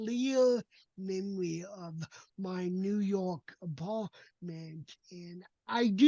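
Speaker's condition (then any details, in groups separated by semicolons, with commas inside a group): Cerebral palsy; uses walker and wheelchair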